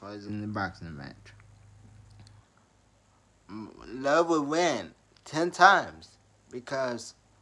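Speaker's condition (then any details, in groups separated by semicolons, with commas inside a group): Traumatic brain injury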